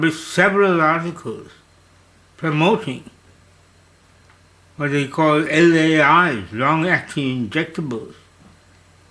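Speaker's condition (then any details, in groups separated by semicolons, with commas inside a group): Slurred speech from poisoning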